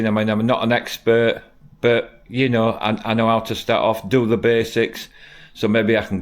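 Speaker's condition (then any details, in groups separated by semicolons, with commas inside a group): No condition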